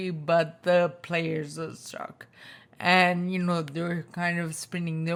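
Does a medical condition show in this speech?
Yes: spinocerebellar ataxia type 2, SCA2; tongue.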